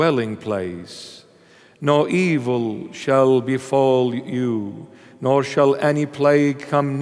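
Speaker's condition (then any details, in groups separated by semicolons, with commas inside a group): No condition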